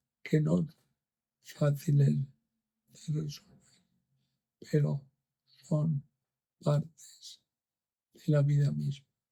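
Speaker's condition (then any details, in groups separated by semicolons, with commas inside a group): ALS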